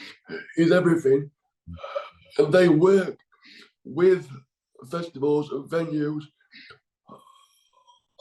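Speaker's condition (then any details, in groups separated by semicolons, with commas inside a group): Cerebral palsy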